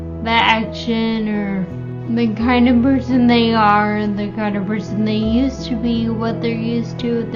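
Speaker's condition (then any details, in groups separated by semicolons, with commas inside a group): Friedreich's ataxia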